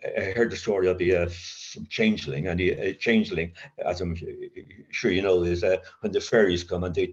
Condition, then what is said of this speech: Stuttering. And then my stutter went from being it was no longer overt.